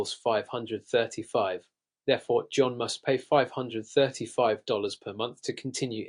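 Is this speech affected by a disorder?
No.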